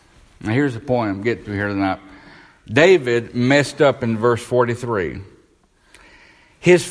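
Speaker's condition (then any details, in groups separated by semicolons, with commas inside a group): No condition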